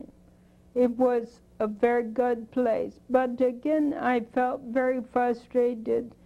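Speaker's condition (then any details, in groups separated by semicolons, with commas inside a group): Spinocerebellar degeneration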